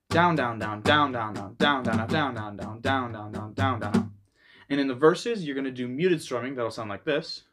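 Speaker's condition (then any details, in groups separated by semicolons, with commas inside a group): No condition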